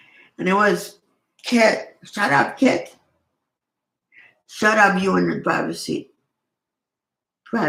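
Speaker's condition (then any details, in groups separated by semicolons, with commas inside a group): Cerebral palsy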